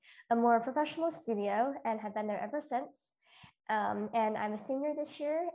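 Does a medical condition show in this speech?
Yes: cleft lip and palate; congenital cleft lip and palate, multiple surgeries on face and mouth.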